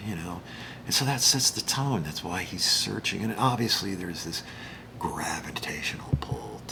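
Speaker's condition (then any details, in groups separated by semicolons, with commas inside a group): No condition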